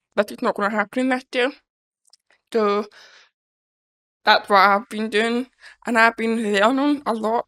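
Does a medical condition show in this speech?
Yes: deafness; congenital deafness, born deaf.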